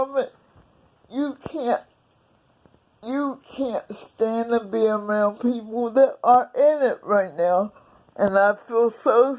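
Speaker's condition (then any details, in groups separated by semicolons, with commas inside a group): Cerebral palsy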